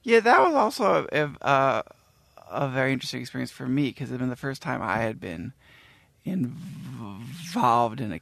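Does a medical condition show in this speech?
Yes: stuttering; lifelong stutter, at times covert about stuttering, especially in childhood; b sound at word start hard, cannot say Ben, stuttered significantly on calls to senators; here repeated sounds, prolonged sounds.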